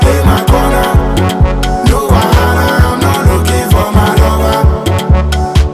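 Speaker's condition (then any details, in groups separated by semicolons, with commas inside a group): No condition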